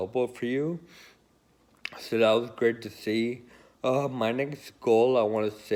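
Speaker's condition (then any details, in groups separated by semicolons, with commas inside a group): Friedreich's ataxia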